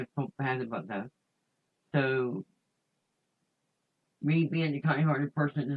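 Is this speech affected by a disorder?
Yes: cerebral palsy; voice sound affected.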